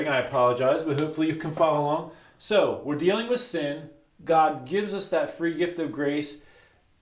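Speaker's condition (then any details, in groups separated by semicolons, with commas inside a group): No condition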